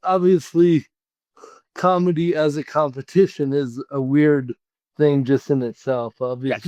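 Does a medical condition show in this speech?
Yes: cerebral palsy.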